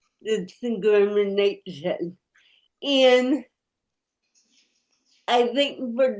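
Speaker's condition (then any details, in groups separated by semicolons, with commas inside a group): Cerebral palsy; speech affected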